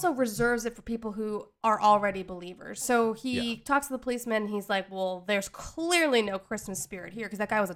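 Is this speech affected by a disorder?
No.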